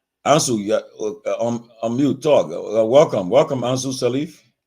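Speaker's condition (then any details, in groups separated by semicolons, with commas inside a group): No condition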